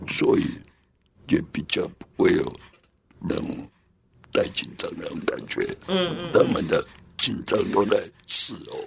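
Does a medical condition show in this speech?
Yes: total laryngectomy; stage four hypopharyngeal cancer at 45, no vocal cords, smoked four packs daily; esophageal speech learned at 中華民國無喉者復聲協會, nearly a year and a half to say name; hoarse under two months before diagnosis, voiceless after surgery, now slow esophageal speech.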